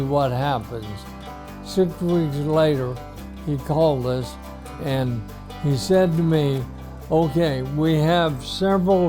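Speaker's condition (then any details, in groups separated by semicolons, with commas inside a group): ALS; few months since diagnosis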